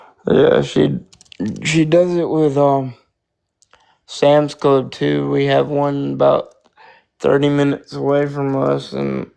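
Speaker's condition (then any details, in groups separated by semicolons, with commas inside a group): Spastic quadriplegic cerebral palsy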